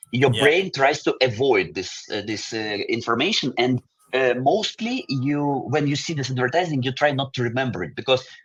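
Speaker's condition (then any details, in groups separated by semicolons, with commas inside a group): No condition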